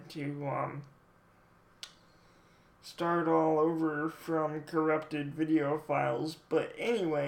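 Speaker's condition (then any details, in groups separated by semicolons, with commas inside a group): Cerebral palsy, mild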